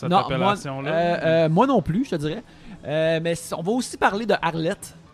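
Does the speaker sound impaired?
No.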